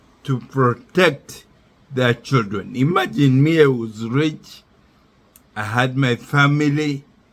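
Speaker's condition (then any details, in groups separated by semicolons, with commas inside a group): Neurological disease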